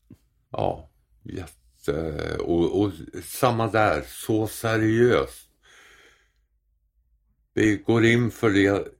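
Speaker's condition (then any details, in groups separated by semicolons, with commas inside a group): Tongue cancer; radiation treatment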